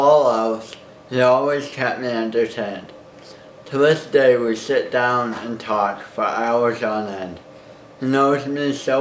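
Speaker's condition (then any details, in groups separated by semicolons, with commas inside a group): Cerebral palsy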